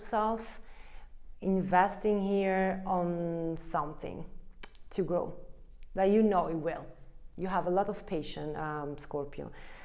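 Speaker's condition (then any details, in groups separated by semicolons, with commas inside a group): No condition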